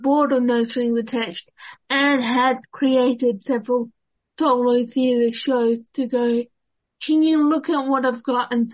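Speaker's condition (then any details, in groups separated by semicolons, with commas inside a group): Cerebral palsy; unable to move for days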